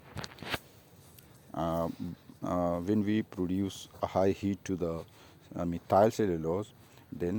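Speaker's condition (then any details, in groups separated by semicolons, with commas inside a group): No condition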